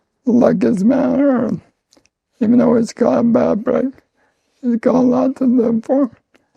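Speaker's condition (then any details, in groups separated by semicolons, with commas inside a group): ALS; slowly progressing form, arms, legs, voice, lungs affected; voice and lungs affected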